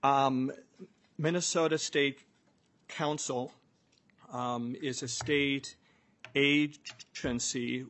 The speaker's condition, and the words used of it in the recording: Stuttering. And so I might, if speaking slow, need a little more than the two-minute limit.